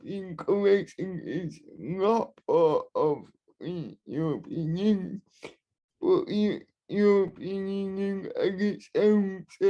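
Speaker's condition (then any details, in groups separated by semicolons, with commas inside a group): Cerebral palsy, spastic and dyskinetic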